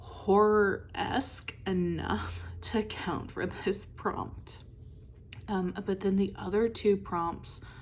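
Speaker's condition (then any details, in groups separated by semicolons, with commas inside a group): No condition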